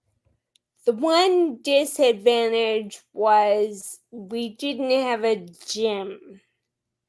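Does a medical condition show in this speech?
Yes: Friedreich's ataxia.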